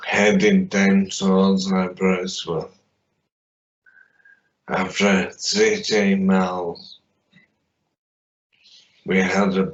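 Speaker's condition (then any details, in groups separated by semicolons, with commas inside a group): Traumatic brain injury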